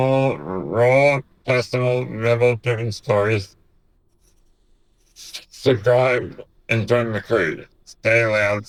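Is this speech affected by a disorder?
Yes: Duchenne muscular dystrophy.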